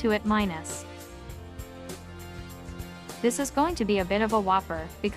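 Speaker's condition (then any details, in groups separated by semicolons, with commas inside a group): No condition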